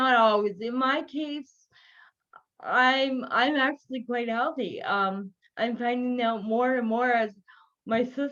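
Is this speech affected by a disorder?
Yes: cerebral palsy.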